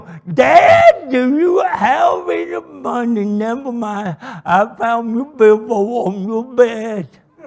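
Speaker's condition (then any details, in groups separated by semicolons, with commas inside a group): Cerebral palsy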